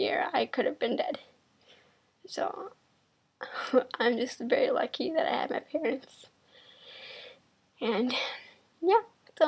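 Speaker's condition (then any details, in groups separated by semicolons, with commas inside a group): Cerebral palsy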